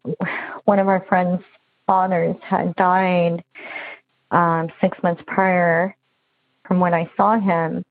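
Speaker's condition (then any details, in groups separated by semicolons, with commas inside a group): Bilateral cleft lip and palate; multiple surgeries from 3 days old until age 16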